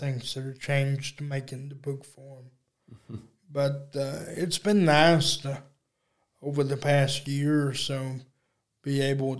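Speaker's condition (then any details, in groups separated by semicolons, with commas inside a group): Cerebral palsy; uses electric wheelchair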